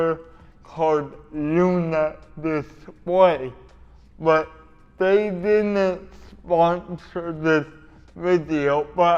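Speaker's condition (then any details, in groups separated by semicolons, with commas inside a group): Cerebral palsy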